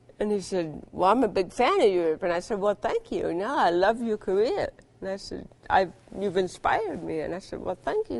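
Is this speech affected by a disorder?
Yes: cerebral palsy.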